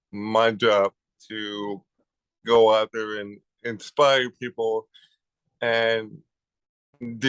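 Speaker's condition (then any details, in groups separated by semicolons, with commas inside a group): Cerebral palsy; from birth, premature, lack of oxygen, infant stroke, past surgeries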